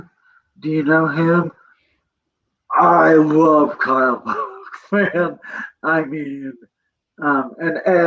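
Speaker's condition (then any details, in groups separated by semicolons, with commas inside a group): Cerebral palsy; present from birth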